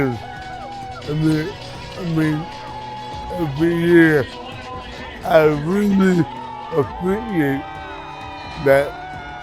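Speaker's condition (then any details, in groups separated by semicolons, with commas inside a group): Cerebral palsy; from birth, motor control affected, wheelchair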